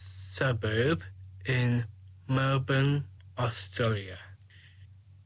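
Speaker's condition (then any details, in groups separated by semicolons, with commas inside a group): Down syndrome; 21 years old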